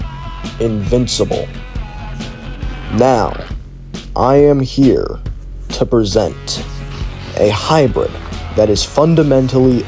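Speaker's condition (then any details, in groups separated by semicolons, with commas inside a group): No condition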